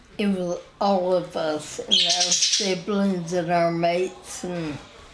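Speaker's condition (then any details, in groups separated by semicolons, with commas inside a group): Spinal ataxia; wheelchair user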